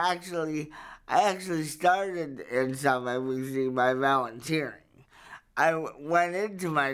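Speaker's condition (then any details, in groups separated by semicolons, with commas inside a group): Cerebral palsy; verbal, able to speak up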